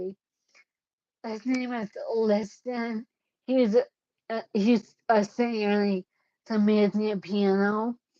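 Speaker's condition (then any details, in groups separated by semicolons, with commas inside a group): Cerebellar ataxia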